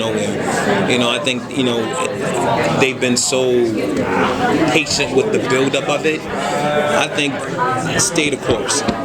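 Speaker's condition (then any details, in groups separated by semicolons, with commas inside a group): No condition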